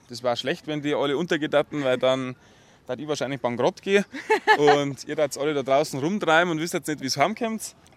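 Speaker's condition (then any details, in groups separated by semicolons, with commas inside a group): No condition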